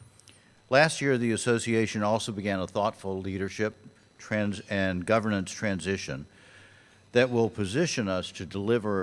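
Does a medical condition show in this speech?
No.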